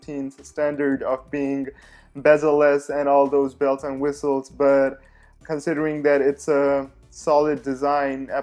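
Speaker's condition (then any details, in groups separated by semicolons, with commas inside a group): No condition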